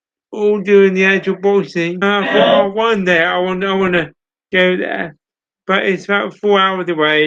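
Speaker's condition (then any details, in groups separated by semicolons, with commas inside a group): Cerebral palsy; speech impairment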